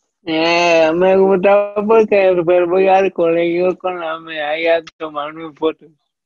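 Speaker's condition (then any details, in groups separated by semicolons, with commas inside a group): Cerebral palsy; hypoxia after respiratory failure in infancy, wheelchair user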